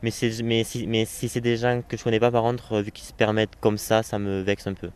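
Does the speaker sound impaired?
Yes: stuttering; onset around age 4-5 after normal early speech, cause unknown, past breathing techniques; persistent stuttering, considered lifelong; worsens with stress, fatigue, irritation, emotions, phone stress, caller mistook stuttering for bad line; here repeated sounds.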